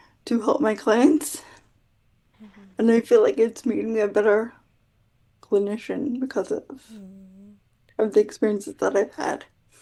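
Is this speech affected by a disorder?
Yes: quadriplegic cerebral palsy.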